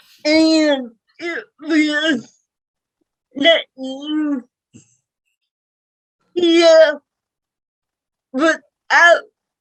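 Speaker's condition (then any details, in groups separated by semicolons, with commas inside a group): Cerebral palsy; speech impairment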